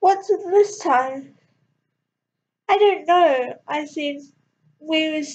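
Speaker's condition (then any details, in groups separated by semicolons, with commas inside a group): Cerebral palsy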